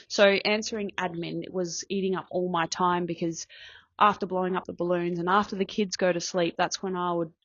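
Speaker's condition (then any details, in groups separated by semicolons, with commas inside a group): No condition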